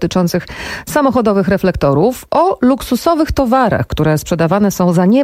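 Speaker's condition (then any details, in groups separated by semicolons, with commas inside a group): No condition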